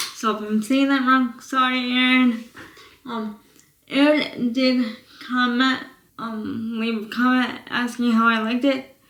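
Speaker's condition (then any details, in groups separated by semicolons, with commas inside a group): Cerebral palsy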